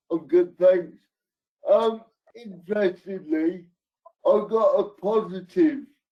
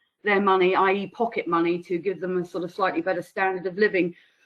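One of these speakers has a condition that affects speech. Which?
The first: cerebral palsy.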